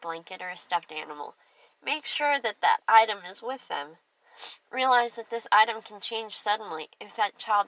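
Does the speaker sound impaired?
Yes: cleft lip and palate; clear speech.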